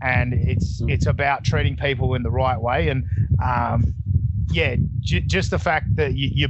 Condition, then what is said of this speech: None; typical speech.